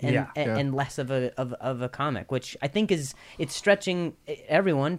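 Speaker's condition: Stutter; repeated sounds, repeated words

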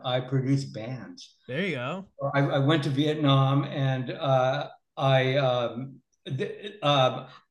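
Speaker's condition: Stuttering; which the speaker calls obvious; repeated words, prolonged sounds

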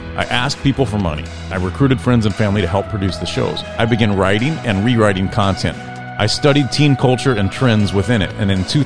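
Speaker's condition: No condition

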